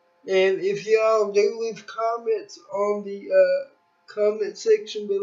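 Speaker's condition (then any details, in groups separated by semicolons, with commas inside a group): Cerebral palsy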